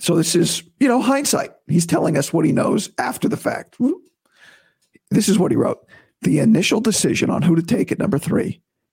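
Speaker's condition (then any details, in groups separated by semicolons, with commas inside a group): Vocal cord surgery recovery; recovering from vocal cord surgery, starting vocal coach physical therapy today, doctor approves talking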